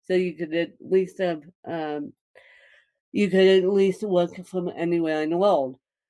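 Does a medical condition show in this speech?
Yes: cerebral palsy, mixed, moderate.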